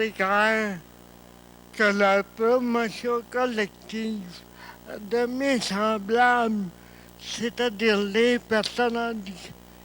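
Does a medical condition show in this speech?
Yes: cerebral palsy.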